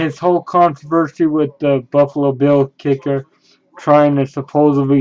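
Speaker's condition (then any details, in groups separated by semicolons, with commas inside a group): Cerebral palsy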